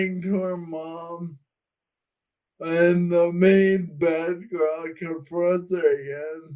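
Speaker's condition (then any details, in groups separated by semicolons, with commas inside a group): Friedreich's ataxia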